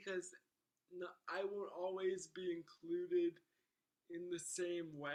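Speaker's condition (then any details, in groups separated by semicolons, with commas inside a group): Cerebral palsy; wheelchair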